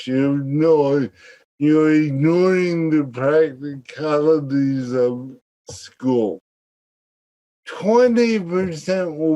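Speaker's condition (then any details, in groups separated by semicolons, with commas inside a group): Cerebral palsy; present from birth; speech therapy as child, now speaks clearly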